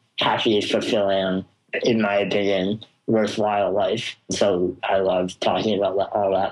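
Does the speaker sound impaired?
Yes: spinal muscular atrophy; congenital, progressive muscle wasting, never walked, crawled or sat unassisted, wheelchair since about age two; jaw and tongue weakness affects talking, may be difficult to understand, described as mumbly.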